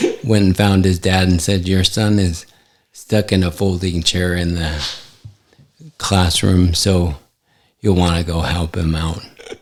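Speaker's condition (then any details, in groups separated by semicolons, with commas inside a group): ALS; affects hand function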